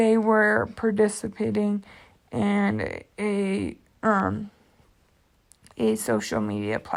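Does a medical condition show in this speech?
Yes: cerebral palsy.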